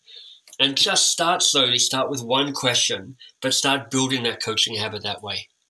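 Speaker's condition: Cleft lip and palate; orthodontic treatment

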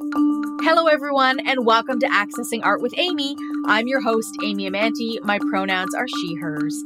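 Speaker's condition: No condition

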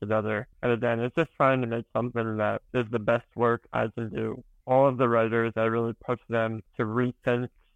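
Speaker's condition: Spinal muscular atrophy

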